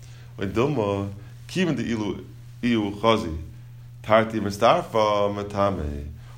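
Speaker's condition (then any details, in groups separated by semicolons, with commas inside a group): No condition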